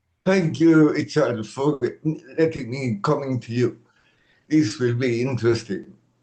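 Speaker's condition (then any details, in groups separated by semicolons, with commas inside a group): Cerebral palsy; speech hard to understand at first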